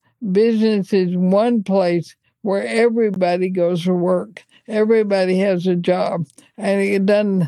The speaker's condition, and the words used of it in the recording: ALS (motor neuron disease). And you'll notice that right away, it affects her speech.